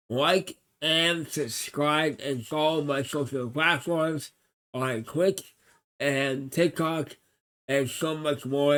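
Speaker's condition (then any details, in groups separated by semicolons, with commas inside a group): Cerebral palsy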